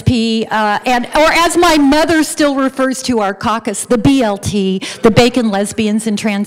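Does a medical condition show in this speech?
No.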